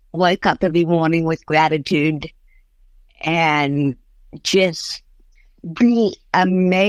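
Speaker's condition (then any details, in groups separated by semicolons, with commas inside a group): Cerebral palsy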